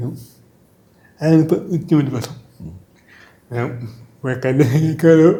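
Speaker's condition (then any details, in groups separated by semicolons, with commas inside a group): Cerebral palsy; from birth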